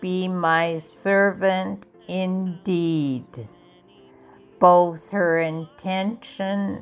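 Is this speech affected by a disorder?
Yes: multiple sclerosis; diagnosed at age 17.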